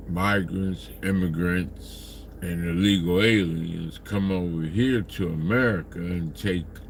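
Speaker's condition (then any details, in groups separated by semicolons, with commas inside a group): Slurred speech; still slurs words occasionally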